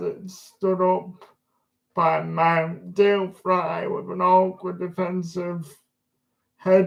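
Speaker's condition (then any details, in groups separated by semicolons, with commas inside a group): Disability affecting speech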